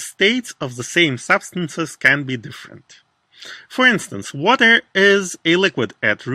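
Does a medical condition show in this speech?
No.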